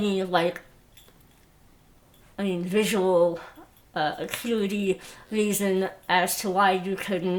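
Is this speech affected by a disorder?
Yes: Moebius syndrome.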